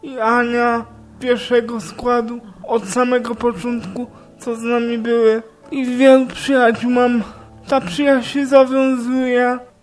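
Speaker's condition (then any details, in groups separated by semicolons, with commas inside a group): Cerebral palsy; childhood onset, moderate severity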